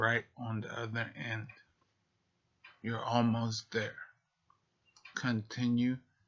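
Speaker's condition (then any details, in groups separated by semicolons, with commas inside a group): Multiple sclerosis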